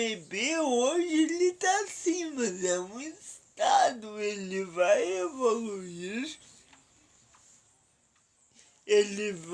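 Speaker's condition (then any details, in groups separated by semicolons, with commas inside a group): Paralysis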